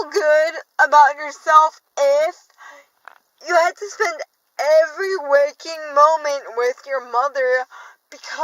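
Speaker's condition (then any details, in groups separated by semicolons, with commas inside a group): Cerebral palsy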